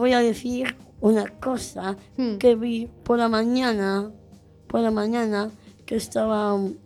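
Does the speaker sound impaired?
Yes: Down syndrome; present from birth.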